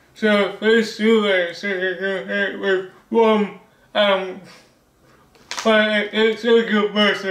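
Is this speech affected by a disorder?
Yes: cerebral palsy; speech disability.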